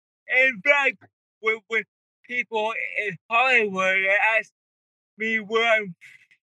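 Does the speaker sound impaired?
Yes: cerebral palsy; wheelchair user, not healed; speech impediment, talks really slow, mind thinks faster than can talk.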